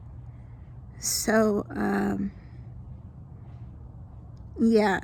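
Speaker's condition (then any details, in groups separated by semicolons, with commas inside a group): Mild cerebral palsy; mild form from birth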